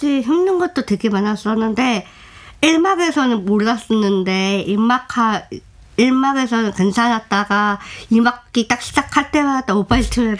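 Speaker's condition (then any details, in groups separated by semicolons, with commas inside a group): Down syndrome; pain in every joint, body shape change ended ballet; speaks very well, communicates smoothly, disability barely noticeable in conversation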